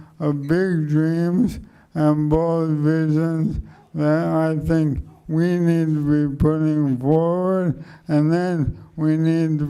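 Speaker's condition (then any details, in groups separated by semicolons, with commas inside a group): ALS; speech slowed and softened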